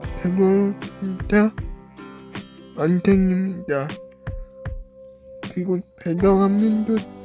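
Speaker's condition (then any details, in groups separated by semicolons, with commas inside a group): Cerebral palsy; brain lesion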